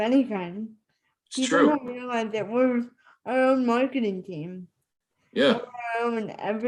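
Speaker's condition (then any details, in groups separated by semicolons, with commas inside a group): Spastic cerebral palsy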